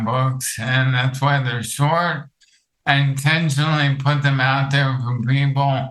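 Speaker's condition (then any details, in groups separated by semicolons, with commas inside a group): ALS; affects vocal cords; hard to talk long, less clear speech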